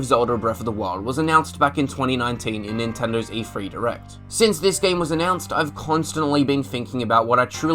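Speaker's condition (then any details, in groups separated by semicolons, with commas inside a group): No condition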